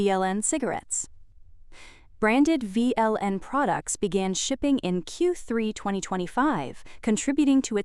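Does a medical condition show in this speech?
No.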